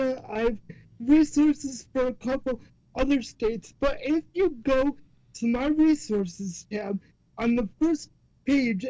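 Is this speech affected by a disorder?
Yes: cerebral palsy.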